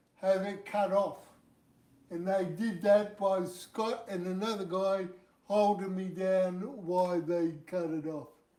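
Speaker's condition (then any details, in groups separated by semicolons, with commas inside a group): Cerebral palsy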